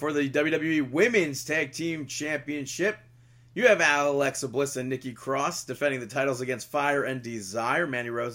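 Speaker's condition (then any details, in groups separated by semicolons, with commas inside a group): No condition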